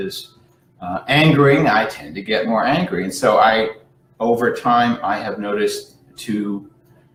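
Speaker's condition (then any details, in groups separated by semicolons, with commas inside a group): No condition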